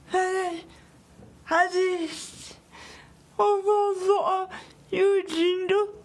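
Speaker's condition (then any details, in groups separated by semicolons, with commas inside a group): Cerebral palsy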